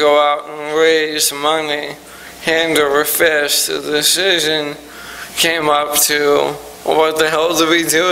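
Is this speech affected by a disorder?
Yes: ALS; recently diagnosed.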